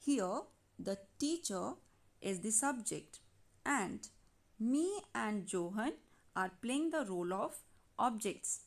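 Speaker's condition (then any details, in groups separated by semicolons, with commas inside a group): No condition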